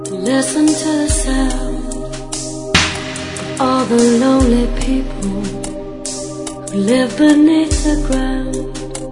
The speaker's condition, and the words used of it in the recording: None; typical speech.